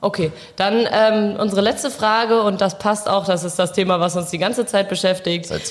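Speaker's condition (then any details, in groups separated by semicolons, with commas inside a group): No condition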